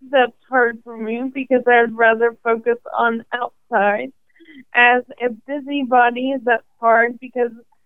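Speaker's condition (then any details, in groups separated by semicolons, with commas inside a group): ALS; about 5.5 years since diagnosis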